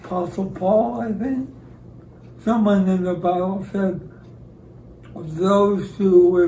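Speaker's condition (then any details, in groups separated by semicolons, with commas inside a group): ALS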